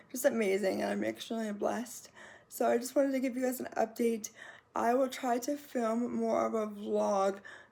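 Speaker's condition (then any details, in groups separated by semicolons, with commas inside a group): Cerebral palsy; muscle tightness, hip replacement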